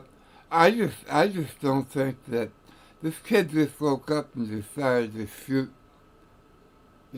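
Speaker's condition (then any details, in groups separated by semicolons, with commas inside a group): Tongue cancer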